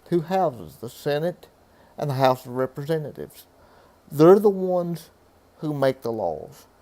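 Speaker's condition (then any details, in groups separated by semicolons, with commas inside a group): Cerebral palsy; reports speaking clearly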